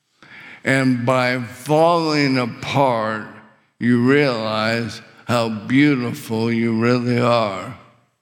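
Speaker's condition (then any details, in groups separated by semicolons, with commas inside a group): ALS; windpipe tightened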